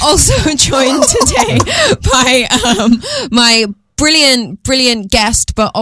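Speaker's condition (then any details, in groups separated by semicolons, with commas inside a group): No condition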